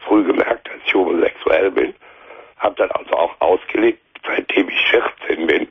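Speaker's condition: Laryngeal cancer; five nodules surgically removed from larynx, larynx can be preserved, no metastases found; diagnosed 6 weeks ago, 5 nodules removed from larynx, heavy chemotherapy pending; hoarse voice, sounds like having a cold

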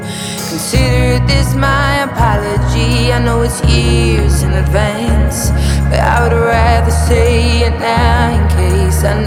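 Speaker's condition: No condition

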